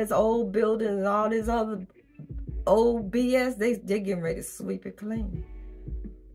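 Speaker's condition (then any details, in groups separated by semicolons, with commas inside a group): No condition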